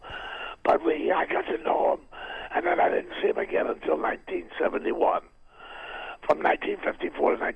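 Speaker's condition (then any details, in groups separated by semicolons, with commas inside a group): Throat cancer, vocal cord removed, partial laryngectomy, right vocal cord removed; voice lost after surgery, left cord trained to reach past midline to stump for sound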